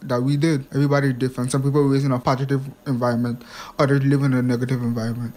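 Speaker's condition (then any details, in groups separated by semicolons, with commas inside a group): Hearing impairment; past speech impediment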